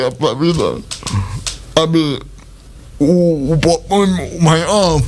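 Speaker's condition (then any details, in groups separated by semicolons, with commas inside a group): Cerebral palsy; speech not normal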